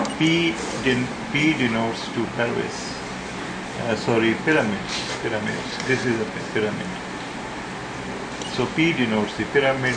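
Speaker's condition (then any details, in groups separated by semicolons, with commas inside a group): No condition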